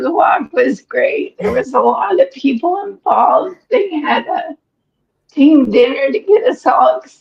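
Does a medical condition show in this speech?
Yes: ALS; breathless after exertion.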